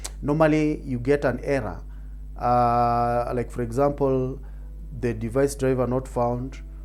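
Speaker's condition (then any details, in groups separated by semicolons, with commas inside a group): No condition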